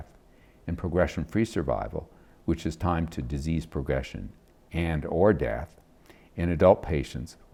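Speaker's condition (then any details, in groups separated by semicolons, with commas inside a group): No condition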